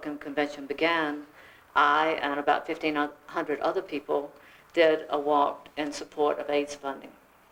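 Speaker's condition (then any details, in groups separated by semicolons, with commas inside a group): No condition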